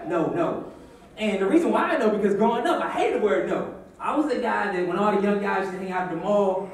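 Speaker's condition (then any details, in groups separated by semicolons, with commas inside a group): No condition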